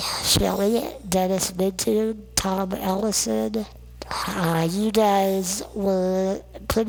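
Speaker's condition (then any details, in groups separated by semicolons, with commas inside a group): Non-progressive muscular dystrophy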